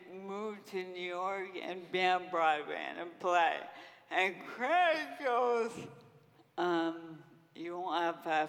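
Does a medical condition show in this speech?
Yes: Friedreich's ataxia; onset in 20s after severe illness, diagnosed at University of Michigan, progressive, staggering gait, lost walking, no treatment; over two decades since onset, uses wheelchair, service dog.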